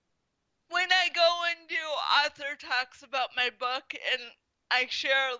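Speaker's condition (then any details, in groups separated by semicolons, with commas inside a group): Spastic quadriplegic cerebral palsy; diagnosed at one year, believed caused by stroke shortly after birth, power wheelchair, walks with walker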